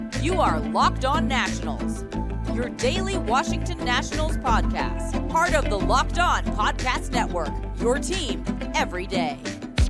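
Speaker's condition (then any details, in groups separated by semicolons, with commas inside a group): No condition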